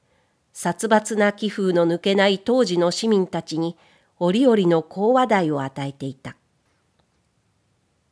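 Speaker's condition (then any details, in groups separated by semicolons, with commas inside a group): No condition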